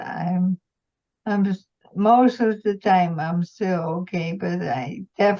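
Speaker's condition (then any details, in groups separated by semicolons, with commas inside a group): Multiple system atrophy; swallowing trouble, slurring, slow speech, some days no voice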